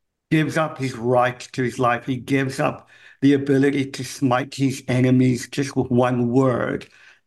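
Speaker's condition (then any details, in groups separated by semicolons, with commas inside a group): Cleft palate; congenital, from birth, affects hearing; still impacts ability to speak and hear; severe speech impediment as a kid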